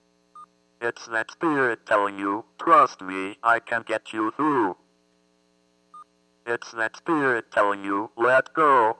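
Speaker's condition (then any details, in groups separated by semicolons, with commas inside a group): Athetoid cerebral palsy; birth oxygen loss over an hour, motor brain injury, constant muscle movement, thumb surgery; couldn't express self first 6 years, family couldn't understand, speech therapist Judy, communication box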